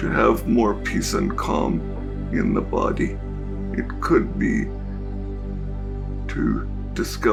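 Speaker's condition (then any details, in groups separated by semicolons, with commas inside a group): Cerebral palsy; diagnosed at birth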